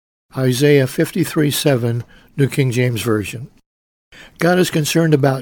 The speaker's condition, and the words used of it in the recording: No condition.